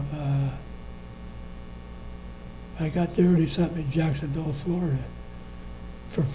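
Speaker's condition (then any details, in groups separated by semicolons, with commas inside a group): Parkinson's disease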